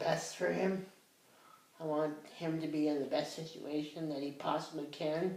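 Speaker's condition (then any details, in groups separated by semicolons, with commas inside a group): Cerebral palsy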